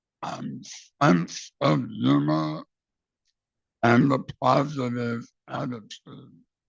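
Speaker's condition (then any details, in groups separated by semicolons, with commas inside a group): Base of tongue cancer; radical glossectomy with back muscle flap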